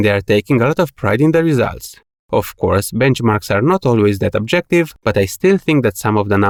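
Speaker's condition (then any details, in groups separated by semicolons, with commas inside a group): No condition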